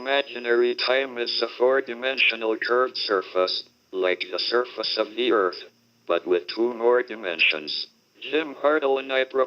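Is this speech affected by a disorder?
Yes: motor neuron disease (ALS), through a speech-generating device; body hardly works.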